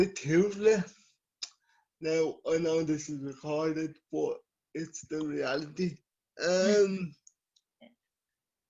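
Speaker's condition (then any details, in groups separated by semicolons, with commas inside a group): Cerebral palsy; from birth, scoliosis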